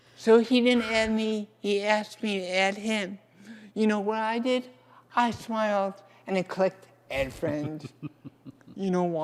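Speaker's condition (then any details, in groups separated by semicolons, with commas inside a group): Cerebral palsy; from birth, turned feet treated with braces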